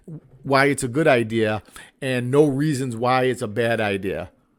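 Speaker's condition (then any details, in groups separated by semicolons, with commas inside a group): No condition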